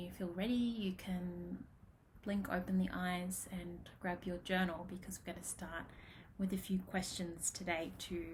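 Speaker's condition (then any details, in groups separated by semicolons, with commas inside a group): No condition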